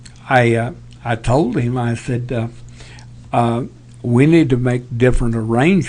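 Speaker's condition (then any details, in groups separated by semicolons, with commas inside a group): Parkinson's; tremors as early symptom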